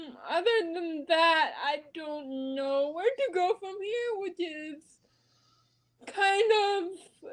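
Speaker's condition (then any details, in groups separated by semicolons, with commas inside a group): Cerebral palsy; spasticity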